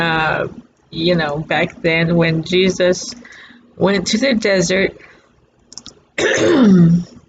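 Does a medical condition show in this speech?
Yes: cerebral palsy.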